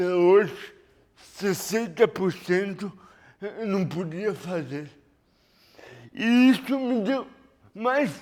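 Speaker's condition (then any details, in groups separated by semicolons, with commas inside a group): Cerebral palsy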